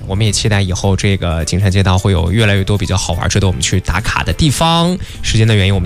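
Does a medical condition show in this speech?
No.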